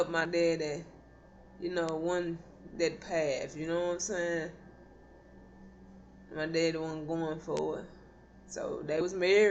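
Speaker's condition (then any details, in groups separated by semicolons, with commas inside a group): Cerebral palsy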